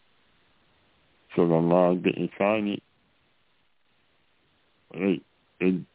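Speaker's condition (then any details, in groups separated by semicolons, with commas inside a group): Muscular dystrophy; progressive muscle weakness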